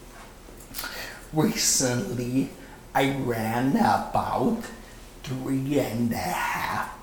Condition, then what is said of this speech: Vocal cord paralysis. The vocal cord paralysis changed my speech forever.